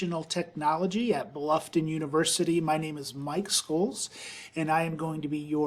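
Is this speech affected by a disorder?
No.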